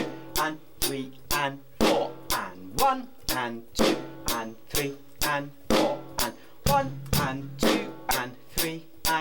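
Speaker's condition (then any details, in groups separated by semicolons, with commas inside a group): No condition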